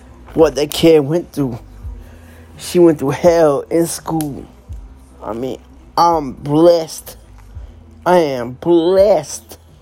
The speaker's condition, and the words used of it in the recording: Cerebral palsy. I can talk. I can walk. And I'm blessed for that.